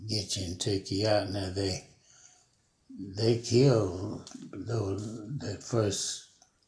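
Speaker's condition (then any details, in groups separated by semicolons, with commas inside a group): Parkinson's; about 5 years since onset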